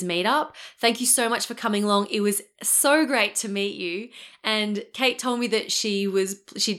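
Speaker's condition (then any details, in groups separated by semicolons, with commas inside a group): No condition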